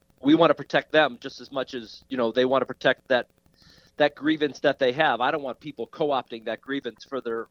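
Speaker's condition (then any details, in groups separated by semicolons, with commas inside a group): No condition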